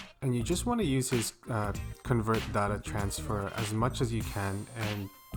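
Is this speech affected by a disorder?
No.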